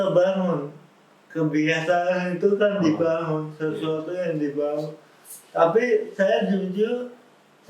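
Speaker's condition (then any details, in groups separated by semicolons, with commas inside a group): Cerebral palsy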